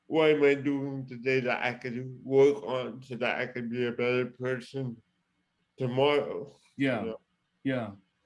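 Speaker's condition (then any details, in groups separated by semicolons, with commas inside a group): Cerebral palsy; present from birth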